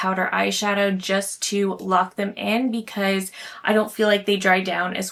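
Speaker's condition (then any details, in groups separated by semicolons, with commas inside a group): No condition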